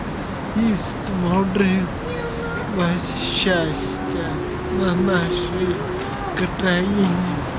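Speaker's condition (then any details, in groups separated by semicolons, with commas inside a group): Cerebral palsy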